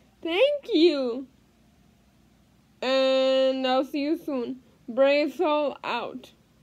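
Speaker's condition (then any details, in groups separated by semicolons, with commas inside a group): Cerebral palsy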